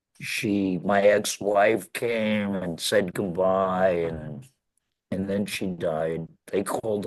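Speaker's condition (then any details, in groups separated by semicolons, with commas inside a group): Laryngectomy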